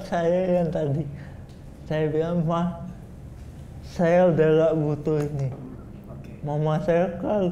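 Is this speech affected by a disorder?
Yes: cerebral palsy.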